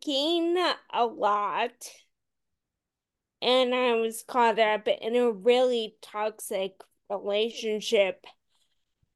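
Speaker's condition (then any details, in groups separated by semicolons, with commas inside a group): Friedreich's ataxia; progressive muscular dystrophy form, initially called mild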